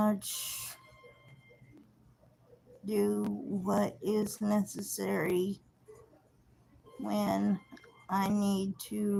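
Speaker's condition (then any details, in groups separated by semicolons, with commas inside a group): Cerebral palsy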